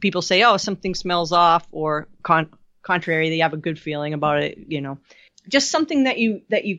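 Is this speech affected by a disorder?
No.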